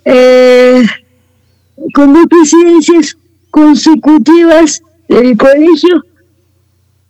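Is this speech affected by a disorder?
Yes: cerebral palsy; wheelchair user, some leg movement, more mobility as child, never walked with canes, needs assistance; no seizures, no medication; voice and way of speaking affected by cerebral palsy, per host.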